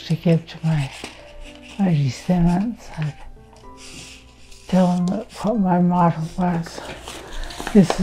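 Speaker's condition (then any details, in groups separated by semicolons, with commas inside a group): Parkinson's disease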